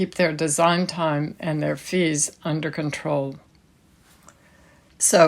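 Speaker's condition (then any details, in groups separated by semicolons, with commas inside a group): No condition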